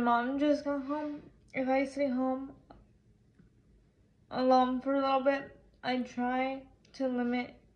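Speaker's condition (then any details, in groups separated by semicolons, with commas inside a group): Cerebral palsy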